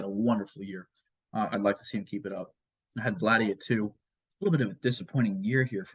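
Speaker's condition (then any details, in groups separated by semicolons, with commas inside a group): No condition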